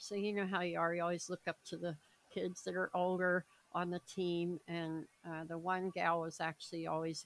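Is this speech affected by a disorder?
Yes: cleft palate; congenital, very severe, no nose, no upper lip, 26 surgeries, speech therapy for 11 years.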